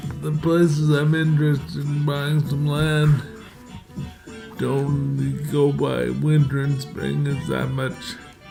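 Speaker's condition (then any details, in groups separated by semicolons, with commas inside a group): Multiple sclerosis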